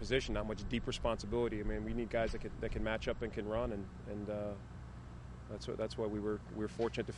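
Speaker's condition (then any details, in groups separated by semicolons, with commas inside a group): No condition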